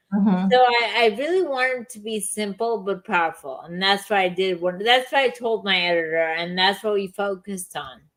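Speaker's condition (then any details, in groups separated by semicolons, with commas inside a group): Chronic lyme disease; voice and speech unclear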